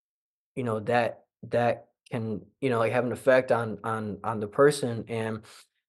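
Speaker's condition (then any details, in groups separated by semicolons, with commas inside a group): Stuttering; previously could not speak well, sometimes hides stutter around friends and family; repeated words, prolonged sounds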